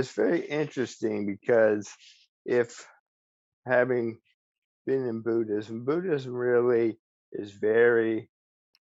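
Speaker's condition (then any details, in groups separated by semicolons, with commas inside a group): ALS; speech still preserved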